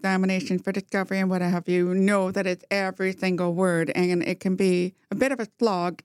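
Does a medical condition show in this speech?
Yes: profound hearing loss, congenital, bilateral; wears hearing aid in right ear.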